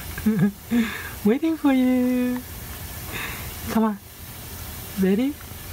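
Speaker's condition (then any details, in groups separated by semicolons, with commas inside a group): No condition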